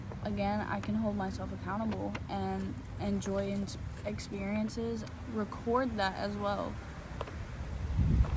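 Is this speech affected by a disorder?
No.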